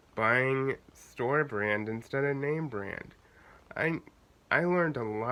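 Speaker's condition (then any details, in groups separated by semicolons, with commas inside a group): Cerebral palsy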